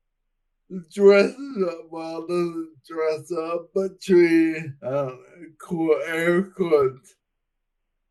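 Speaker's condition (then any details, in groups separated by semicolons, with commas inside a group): Friedreich's ataxia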